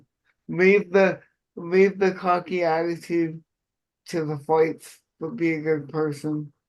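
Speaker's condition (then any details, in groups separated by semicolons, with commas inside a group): Cerebral palsy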